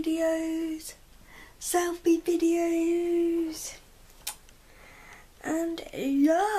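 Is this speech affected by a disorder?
Yes: cerebral palsy.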